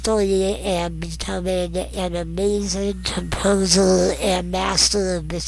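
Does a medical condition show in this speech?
Yes: non-progressive muscular dystrophy.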